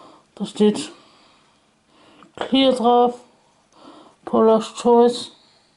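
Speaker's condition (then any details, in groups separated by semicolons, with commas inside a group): Spasticity from birth; multiple sclerosis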